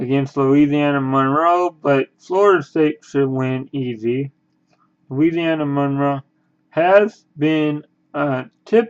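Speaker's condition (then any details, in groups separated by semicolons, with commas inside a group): Cerebral palsy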